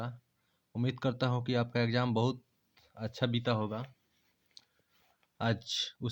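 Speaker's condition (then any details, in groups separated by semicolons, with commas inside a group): No condition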